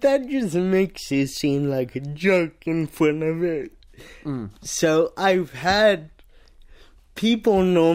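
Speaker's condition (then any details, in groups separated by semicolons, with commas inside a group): Cerebral palsy; says cannot do voices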